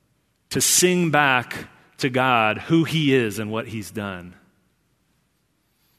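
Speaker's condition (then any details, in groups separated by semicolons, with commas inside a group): No condition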